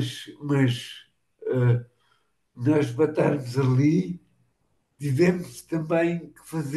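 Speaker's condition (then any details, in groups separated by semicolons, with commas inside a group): Machado-Joseph disease (sca3)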